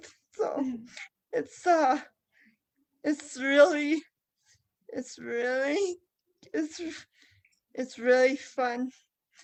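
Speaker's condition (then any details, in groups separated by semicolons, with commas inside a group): Cerebral palsy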